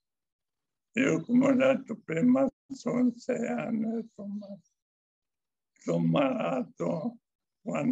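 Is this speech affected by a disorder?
Yes: amyotrophic lateral sclerosis; six years since onset, tried wheelchair; still speaks.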